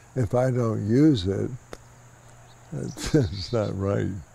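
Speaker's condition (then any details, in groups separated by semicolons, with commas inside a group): ALS; recently diagnosed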